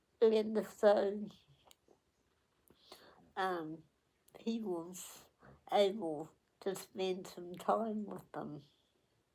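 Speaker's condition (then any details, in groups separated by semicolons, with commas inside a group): Cerebral palsy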